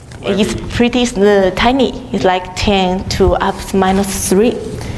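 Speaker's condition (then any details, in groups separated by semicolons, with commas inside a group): No condition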